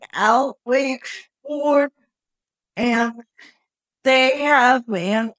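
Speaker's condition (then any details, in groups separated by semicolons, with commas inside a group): Cerebral palsy; could not speak early, no babbling, went straight to 4-year-old vocabulary, speech therapy in public school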